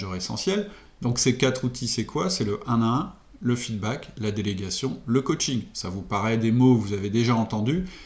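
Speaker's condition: No condition

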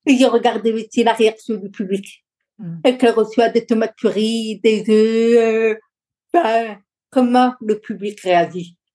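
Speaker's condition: Deaf from birth, congenital

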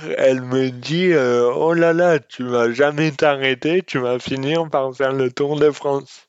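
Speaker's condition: Dystonia; congenital

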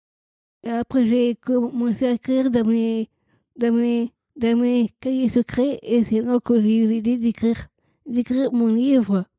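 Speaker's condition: Down syndrome, trisomy 21; genetic condition with an extra chromosome, also a cardiac condition, not allowed to carry heavy loads

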